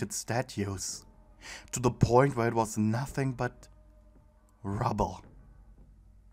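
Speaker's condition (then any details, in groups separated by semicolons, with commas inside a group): No condition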